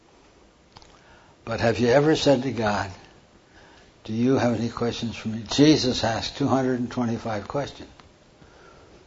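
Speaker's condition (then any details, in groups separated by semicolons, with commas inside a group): Parkinson's; tremor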